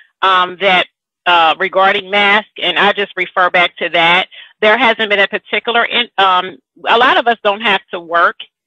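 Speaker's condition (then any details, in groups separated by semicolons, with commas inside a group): No condition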